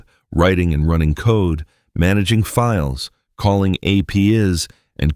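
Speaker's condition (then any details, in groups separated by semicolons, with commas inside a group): No condition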